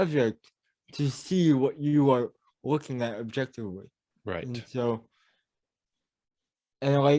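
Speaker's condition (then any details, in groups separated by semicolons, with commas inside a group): Cerebral palsy; mild speech impediment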